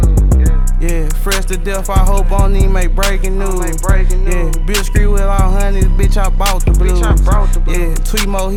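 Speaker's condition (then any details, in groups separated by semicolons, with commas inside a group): No condition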